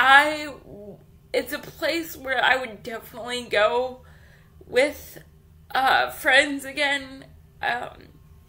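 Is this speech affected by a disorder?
Yes: cerebral palsy; infant ventilator.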